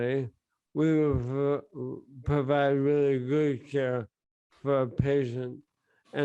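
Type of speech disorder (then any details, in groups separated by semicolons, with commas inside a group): Bulbar dysarthria; bulbar onset ALS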